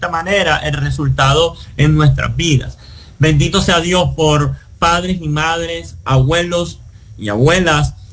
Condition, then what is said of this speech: Cleft palate. Y hoy, el que no puede hablar, habla bastante.